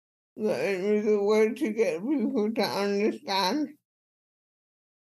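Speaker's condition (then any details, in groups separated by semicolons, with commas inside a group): Cerebral palsy; speech impediment, speaking very hard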